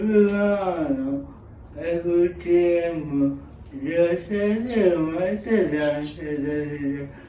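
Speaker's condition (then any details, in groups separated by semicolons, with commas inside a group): Cerebral palsy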